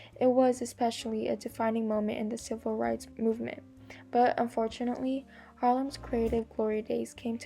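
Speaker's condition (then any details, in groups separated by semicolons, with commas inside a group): No condition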